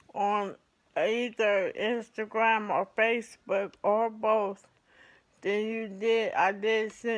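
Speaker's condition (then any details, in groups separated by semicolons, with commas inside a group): ALS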